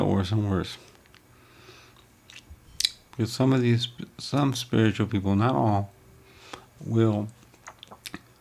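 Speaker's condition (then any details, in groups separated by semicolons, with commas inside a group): Cerebral palsy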